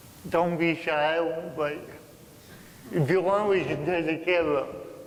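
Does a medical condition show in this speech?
Yes: cerebral palsy.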